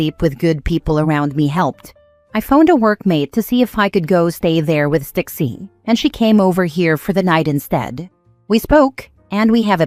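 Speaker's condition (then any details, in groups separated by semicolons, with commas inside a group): No condition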